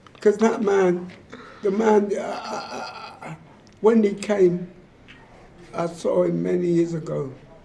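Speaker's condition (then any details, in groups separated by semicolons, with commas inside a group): Motor neurone disease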